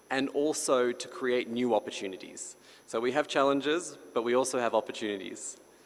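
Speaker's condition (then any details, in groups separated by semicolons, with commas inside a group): No condition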